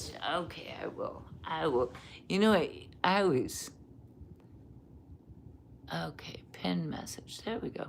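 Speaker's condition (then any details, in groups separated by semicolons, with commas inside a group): Cervical dystonia, essential tremor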